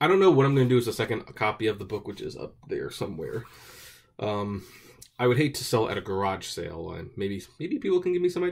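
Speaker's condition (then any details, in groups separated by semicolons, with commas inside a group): No condition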